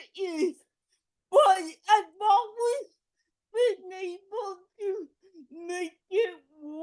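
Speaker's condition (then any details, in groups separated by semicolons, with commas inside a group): Cerebral palsy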